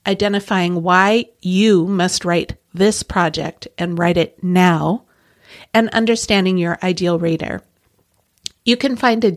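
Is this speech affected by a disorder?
No.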